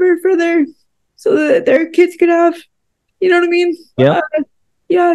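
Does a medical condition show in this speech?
Yes: cerebral palsy.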